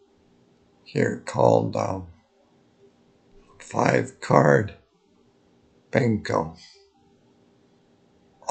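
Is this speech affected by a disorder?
Yes: multiple sclerosis.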